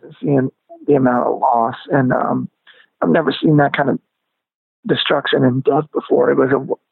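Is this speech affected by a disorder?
Yes: spasmodic dysphonia; onset at peak of singing career, gradual, vocal cord, diagnosed 2-3 years after band ended, examined by throat camera; voice lost power, progressively weaker, lost vocal control, range shrank high and low, lost singing ability.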